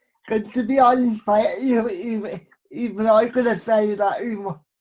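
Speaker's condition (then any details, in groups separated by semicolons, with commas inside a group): Cerebral palsy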